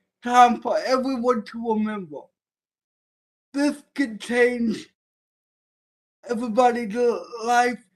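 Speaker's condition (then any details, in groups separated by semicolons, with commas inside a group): Cerebral palsy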